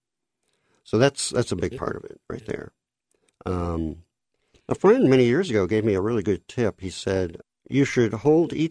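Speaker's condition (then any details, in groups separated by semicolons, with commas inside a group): Cleft lip and palate; congenital cleft lip and palate, several unpleasant surgeries in childhood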